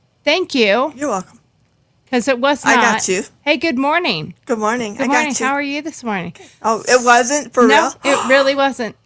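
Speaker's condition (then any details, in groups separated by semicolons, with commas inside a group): No condition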